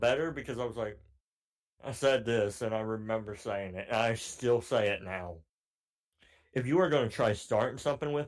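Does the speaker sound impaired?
Yes: cleft palate; cleft palate since childhood, surgical repair in childhood; voice sounds deeper than it is, deeper over mic, cannot say certain words, frequent mispronunciations, speech impediment.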